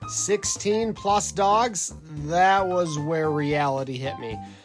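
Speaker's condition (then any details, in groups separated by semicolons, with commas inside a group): No condition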